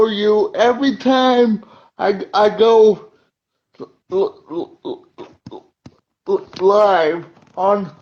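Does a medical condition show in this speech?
Yes: cerebral palsy; uses wheelchair.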